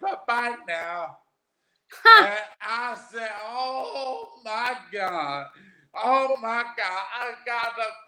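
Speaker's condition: Aphasia after stroke; onset as young man, wheelchair user

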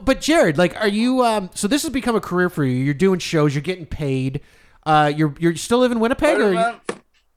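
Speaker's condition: No condition

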